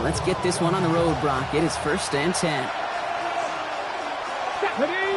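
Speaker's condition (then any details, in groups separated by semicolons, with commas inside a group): No condition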